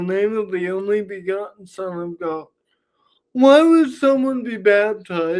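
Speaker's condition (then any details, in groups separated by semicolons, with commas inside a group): Cerebral palsy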